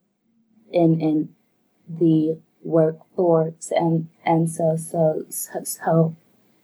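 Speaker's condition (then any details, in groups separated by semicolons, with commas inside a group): Stuttering; repeated sounds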